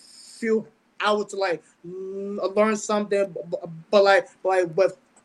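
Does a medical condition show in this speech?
Yes: stutter; mild speech impediment since about age 10, hears things funny; fears certain words not coming out; here repeated sounds, repeated words.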